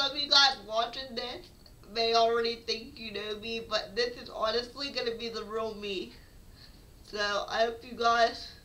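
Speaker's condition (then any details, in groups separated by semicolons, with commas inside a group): Cerebral palsy; affects speech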